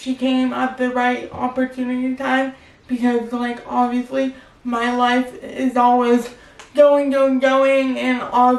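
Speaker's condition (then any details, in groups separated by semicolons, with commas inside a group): Cerebral palsy; spastic quadriplegic, wheelchair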